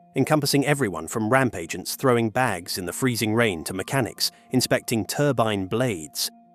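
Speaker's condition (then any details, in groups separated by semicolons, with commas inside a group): No condition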